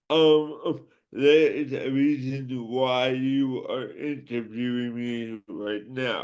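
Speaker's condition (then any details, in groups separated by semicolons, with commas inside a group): Cerebral palsy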